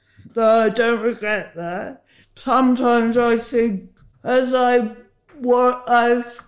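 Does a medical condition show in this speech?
Yes: Huntington's disease; inherited from father, carries mutation, learned father's diagnosis at 39, mood symptoms before medication, initially misdiagnosed.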